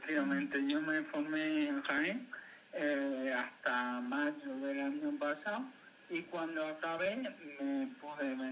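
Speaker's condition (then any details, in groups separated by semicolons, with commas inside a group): Cerebral palsy; lifelong physical motor disability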